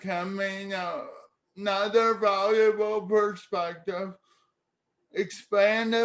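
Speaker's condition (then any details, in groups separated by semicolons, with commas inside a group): Cerebral palsy; speech therapy in childhood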